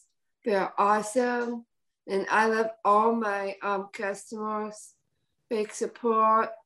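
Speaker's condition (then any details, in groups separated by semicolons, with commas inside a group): Down syndrome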